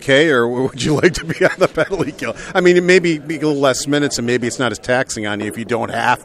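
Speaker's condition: No condition

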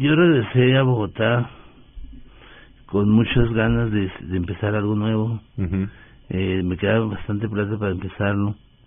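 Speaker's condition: Parkinson's disease; loss of strength

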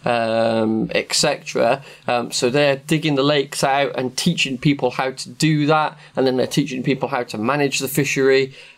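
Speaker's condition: No condition

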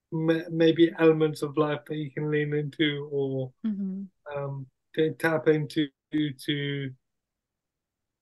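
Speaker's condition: Cerebral palsy; wheelchair user

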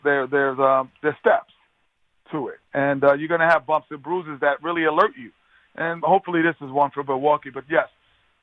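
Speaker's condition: No condition

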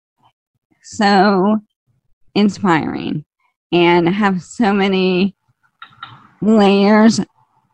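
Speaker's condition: ALS, slow progressing

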